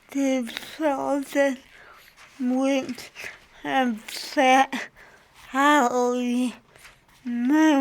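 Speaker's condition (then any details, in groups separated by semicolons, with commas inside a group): Cerebral palsy; from birth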